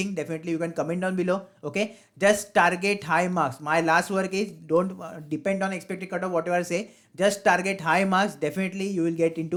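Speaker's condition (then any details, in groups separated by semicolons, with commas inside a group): No condition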